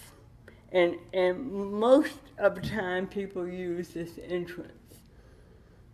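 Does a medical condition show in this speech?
Yes: cerebral palsy with dystonia.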